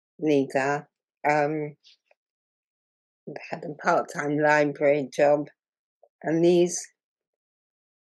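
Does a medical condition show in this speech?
Yes: muscular dystrophy.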